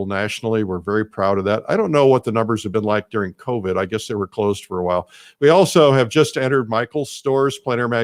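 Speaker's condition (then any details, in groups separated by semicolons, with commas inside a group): No condition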